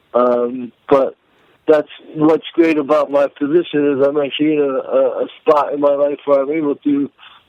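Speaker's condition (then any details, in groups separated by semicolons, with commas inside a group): Cerebral palsy; present since birth; may sound drunk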